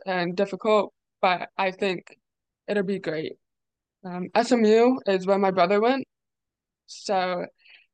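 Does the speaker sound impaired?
Yes: deafness; deaf or hard of hearing, relies on starter hand signals and strobe start lights at meets.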